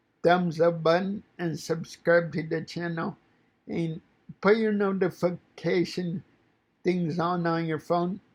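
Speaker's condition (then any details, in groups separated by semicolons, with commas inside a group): Cerebral palsy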